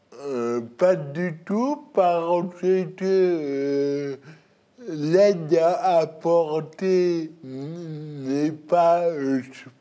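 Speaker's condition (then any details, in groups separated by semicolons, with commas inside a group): Cerebral palsy; birth injury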